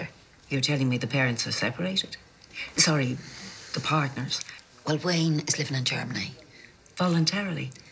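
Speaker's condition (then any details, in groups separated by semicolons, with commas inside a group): No condition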